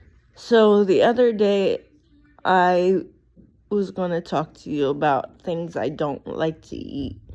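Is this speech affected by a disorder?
Yes: cerebral palsy; two metal back implants.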